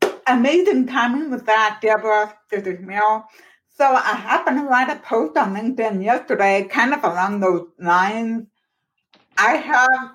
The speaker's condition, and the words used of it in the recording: Deafness. I also ran into what you're describing, being shunned because I speak or wear a bionic ear.